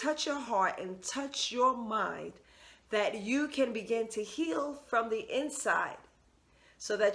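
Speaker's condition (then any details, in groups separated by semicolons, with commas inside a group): No condition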